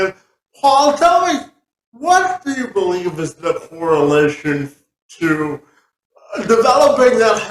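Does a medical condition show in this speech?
Yes: cerebral palsy; spastic quadriplegic.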